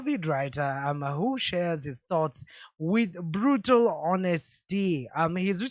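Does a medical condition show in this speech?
No.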